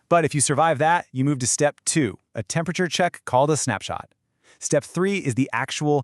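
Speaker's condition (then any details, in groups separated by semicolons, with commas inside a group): No condition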